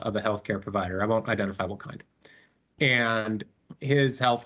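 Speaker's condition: No condition

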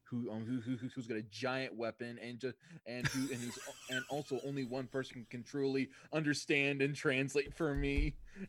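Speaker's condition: Stuttering; stutter since school years, told to focus on speech to do drama lines, advised against musical lead; still stutters, especially on quick remarks; stutters on first attempt at quips, barely succeeds second time, often sang off pitch in school; repeated sounds

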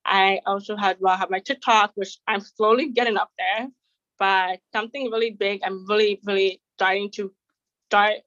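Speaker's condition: Deafness; has a disability

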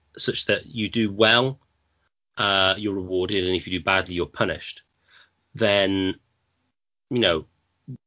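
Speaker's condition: No condition

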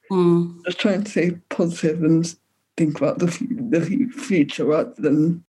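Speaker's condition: Cerebral palsy; cerebral palsy from birth

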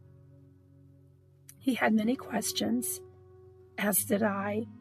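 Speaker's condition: No condition

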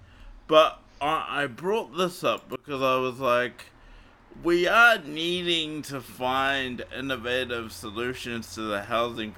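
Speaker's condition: Cerebral palsy; morphine not allowed after it

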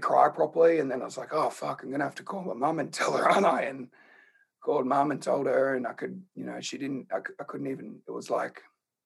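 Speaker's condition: Laryngeal cancer; HPV-related, in voice box, onset age 27-28, earlier neck fusion surgery with tubes past larynx; croaky voice, speaks at low tone, hard to project voice

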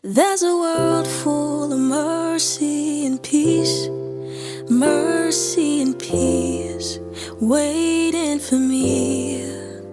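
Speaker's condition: No condition

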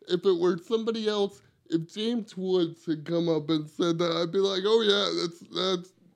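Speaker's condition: Cerebral palsy; wheelchair user

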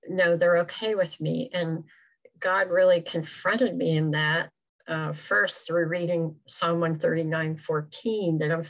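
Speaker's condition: Cleft palate; congenital, extremely severe

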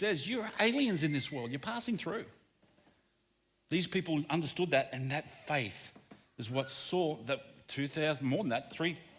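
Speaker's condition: No condition

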